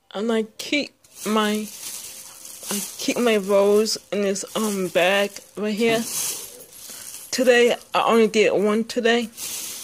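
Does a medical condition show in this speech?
Yes: speech impairment.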